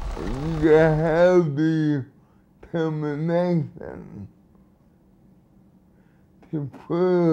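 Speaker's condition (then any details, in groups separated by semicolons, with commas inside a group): Cerebral palsy, severe; cerebral palsy from birth, uses wheelchair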